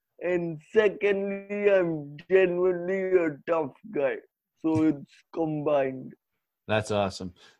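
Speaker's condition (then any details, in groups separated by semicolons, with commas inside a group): Cerebral palsy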